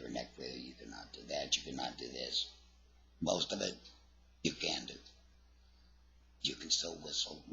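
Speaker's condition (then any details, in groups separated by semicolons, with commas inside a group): Laryngectomy, voice prosthesis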